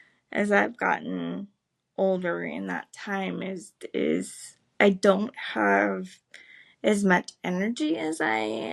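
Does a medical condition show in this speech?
Yes: cerebral palsy; spastic legs, premature birth breathing problems; able to speak.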